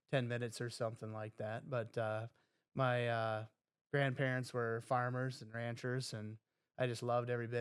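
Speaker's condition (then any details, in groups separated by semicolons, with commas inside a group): No condition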